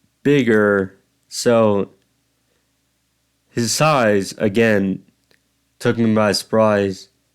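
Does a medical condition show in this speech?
No.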